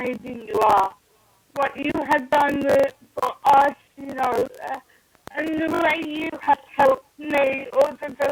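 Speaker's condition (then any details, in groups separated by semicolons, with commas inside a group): Cerebral palsy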